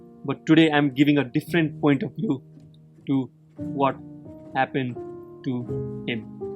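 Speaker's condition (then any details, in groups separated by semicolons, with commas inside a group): No condition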